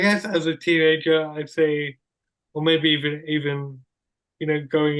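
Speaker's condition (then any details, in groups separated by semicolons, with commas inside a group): Cerebral palsy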